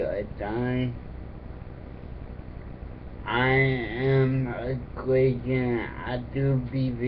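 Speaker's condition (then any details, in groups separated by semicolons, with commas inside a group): Cerebral palsy; affects speech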